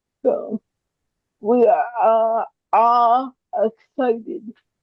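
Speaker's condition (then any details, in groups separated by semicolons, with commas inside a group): Cerebral palsy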